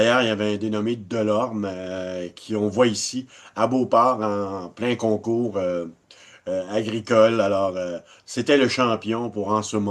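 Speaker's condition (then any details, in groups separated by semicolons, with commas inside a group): No condition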